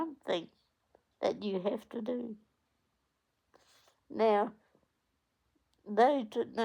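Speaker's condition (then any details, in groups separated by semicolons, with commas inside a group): Cerebral palsy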